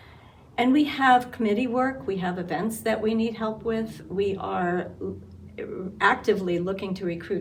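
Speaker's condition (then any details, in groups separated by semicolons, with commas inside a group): No condition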